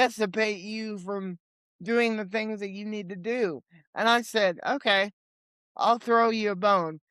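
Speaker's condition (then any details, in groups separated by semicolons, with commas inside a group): Cerebral palsy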